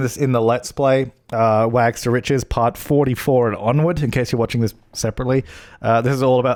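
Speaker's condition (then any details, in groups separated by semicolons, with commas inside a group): No condition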